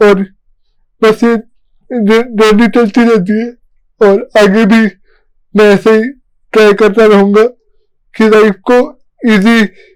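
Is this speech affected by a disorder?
Yes: cerebral palsy; voice not clear.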